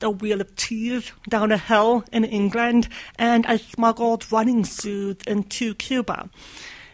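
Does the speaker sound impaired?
Yes: deafness; deaf from age 2, completely deaf right ear, severe to profound left ear.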